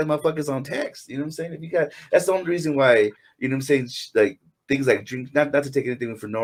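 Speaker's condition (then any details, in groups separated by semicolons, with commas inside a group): No condition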